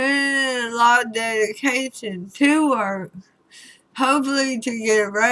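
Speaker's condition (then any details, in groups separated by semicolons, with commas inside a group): Throat cancer radiation damage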